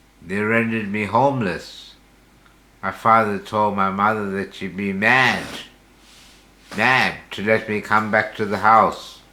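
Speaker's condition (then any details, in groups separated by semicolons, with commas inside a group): Slurred speech from poisoning; hypersalivation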